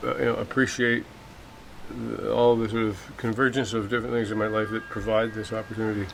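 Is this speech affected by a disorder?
Yes: Parkinson's disease; symptoms began early 50s, diagnosed around age 56 to 57, Lewy body dementia a year later, aunt had Lewy body dementia; about 8 years since diagnosis, mobility changes, falls related to Parkinson's and medication, daily morning exercise, physiotherapist; more animated in conversation than five years earlier.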